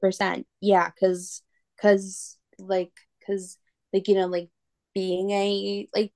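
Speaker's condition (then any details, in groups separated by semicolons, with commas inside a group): Stutter; stutter since childhood, brother also stutters, speech therapy from early age throughout k-12 schooling; no adult speech therapy, wears Etsy lanyard badge saying please wait, i have a stutter; frequent filler word like; repeated words, prolonged sounds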